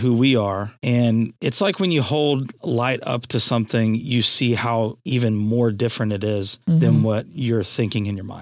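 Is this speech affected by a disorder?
No.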